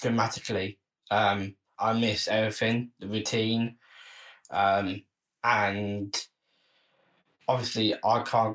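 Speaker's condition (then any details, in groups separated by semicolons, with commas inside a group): Down syndrome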